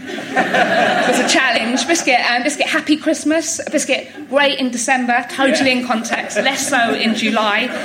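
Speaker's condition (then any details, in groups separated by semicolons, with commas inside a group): Tourette's; neurological, believed inherited, tics since about age 6, much less noticeable when younger, intensified early 20s; frequent vocal tics throughout conversation; random phrases, occasional swearing tics, noises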